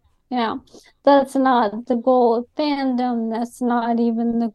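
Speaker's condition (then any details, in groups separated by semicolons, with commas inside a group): ALS; on the one approved ALS medication since diagnosis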